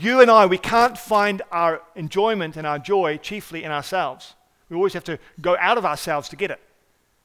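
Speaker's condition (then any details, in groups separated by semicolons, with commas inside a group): No condition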